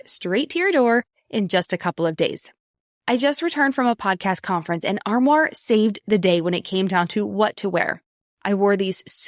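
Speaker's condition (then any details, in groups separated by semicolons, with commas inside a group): No condition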